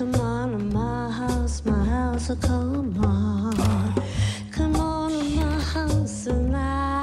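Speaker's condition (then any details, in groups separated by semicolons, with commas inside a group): No condition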